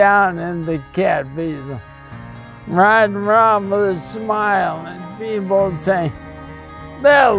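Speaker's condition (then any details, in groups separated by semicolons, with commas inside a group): Primary lateral sclerosis; affects balance and movement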